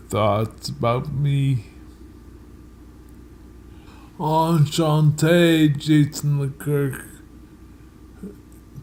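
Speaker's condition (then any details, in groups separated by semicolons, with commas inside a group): Multiple sclerosis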